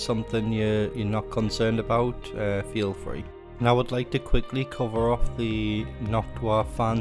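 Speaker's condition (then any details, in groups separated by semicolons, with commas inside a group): No condition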